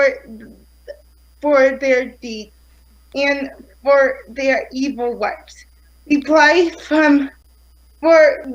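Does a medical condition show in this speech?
Yes: cerebral palsy; affects fine motor skills.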